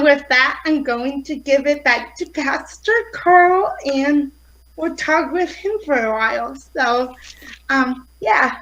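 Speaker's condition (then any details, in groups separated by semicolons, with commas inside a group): Cerebral palsy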